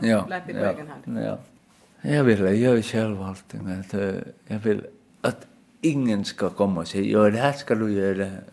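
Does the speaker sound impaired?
Yes: aphasia after brain injury; hit by car at age seven, no diagnosis given, right hand difficulty, memory gaps; taken to Malmska Sjukhuset, later tested in Vasa, past seizures treated with medication, now off medication; word-finding difficulty, circumlocution, could not speak at first after injury.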